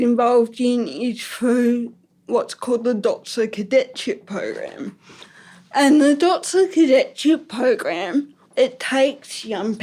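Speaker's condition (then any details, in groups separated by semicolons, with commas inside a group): Ataxic cerebral palsy; ataxic type, from birth, coordination and balance affected, crutches; diagnosed around age three, slower walking and handwriting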